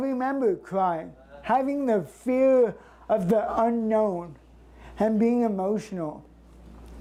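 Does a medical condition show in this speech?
Yes: cerebral palsy; since birth.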